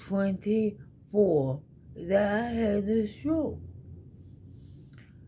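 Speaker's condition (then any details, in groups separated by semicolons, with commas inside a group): ALS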